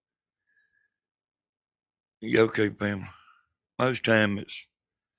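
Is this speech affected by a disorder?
Yes: brain bleed.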